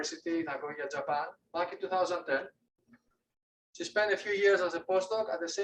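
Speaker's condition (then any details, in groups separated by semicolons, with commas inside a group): No condition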